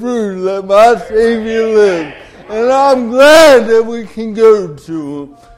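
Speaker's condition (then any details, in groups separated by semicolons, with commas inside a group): Cerebral palsy; diagnosed at 18 months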